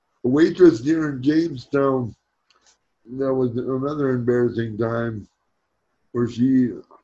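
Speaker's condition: Cerebral palsy; strong startle reflex

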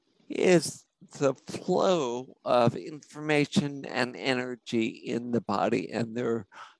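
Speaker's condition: Spinocerebellar ataxia; symptoms for over 40 years

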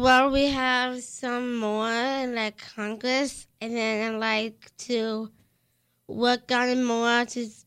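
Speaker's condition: Down syndrome; extra 21st chromosome, present from conception

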